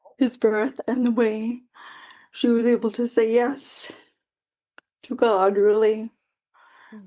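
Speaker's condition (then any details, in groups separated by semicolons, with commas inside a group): Quadriplegic cerebral palsy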